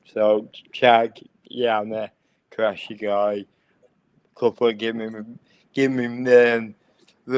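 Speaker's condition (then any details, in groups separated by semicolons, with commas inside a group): Cerebral palsy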